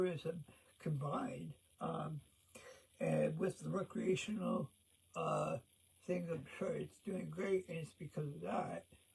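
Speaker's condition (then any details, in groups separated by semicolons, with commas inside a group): Cerebral palsy; present since birth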